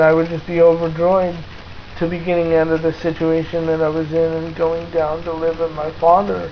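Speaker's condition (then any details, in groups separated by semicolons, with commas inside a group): Cerebral palsy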